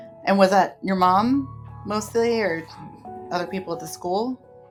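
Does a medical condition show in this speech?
No.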